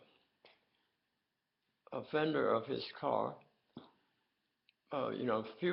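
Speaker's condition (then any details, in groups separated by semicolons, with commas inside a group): Tongue cancer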